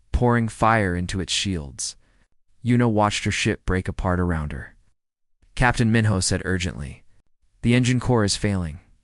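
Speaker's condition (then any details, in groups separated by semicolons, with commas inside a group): No condition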